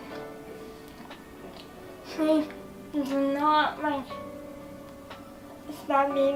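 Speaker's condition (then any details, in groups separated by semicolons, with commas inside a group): Cerebral palsy; from birth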